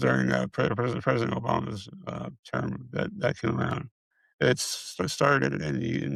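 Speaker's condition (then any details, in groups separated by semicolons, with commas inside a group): Multiple system atrophy; central hypoventilation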